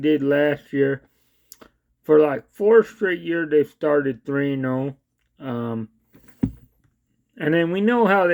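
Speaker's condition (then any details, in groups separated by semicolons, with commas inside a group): Cerebral palsy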